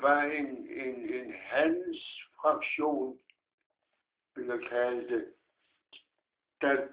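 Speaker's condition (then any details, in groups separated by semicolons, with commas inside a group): Parkinson's disease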